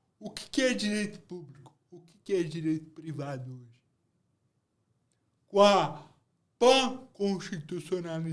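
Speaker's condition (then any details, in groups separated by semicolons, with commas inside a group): Cerebral palsy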